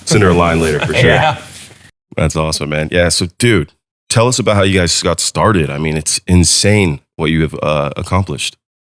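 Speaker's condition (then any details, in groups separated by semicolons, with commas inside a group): No condition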